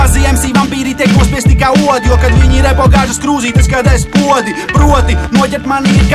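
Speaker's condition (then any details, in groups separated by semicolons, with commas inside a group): No condition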